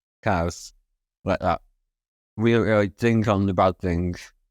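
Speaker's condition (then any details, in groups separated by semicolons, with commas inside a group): Spinal muscular atrophy; spinal muscular atrophy type 2 from birth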